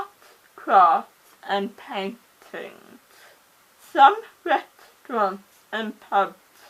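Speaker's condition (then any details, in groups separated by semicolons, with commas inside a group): Cerebral palsy; oxygen starvation at birth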